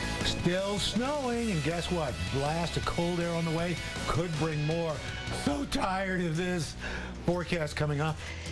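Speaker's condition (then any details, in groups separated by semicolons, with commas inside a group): No condition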